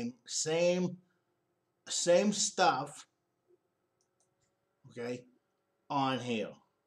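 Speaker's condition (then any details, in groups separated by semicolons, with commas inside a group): Cerebral palsy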